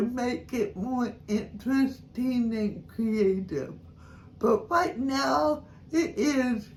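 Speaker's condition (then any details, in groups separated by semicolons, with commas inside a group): Cerebral palsy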